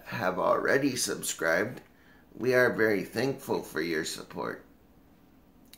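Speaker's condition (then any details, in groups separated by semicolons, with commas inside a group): Cerebral palsy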